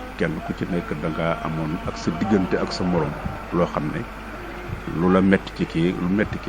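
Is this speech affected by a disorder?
No.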